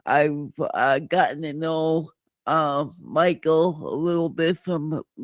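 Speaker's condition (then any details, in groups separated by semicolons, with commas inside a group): Cerebral palsy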